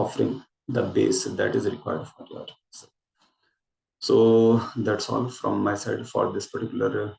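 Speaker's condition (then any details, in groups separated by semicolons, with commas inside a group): No condition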